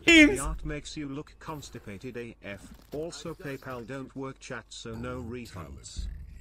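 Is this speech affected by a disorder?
No.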